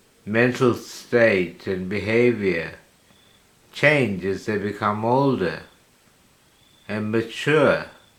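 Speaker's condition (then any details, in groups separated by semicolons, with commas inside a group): Slurred speech from poisoning; hypersalivation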